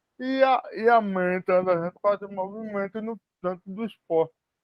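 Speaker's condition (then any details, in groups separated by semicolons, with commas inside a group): Spastic cerebral palsy; spastic, poor motor coordination, involuntary movements; answers coursework by voice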